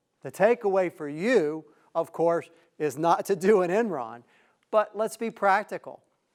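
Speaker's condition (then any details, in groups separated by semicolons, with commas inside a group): No condition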